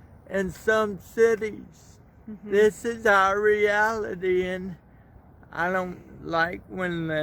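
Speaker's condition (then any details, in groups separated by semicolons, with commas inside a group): Cerebral palsy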